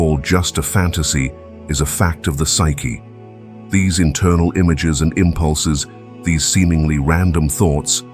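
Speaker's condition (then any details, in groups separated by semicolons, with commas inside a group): No condition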